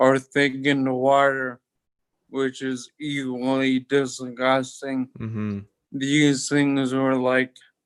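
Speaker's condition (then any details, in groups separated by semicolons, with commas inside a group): Toxic leukoencephalopathy, locked-in syndrome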